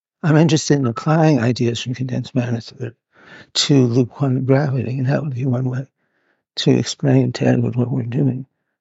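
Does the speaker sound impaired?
Yes: Parkinson's; neurological disorder, hidden from others in early stages, now openly shown; audio hard to capture at points, partly due to movement.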